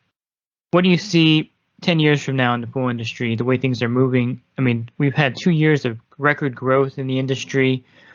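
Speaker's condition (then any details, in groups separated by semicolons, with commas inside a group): No condition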